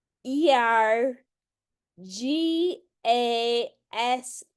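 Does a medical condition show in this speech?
Yes: Friedreich's ataxia.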